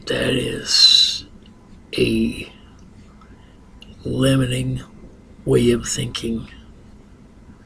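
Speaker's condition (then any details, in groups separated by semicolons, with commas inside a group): Ataxia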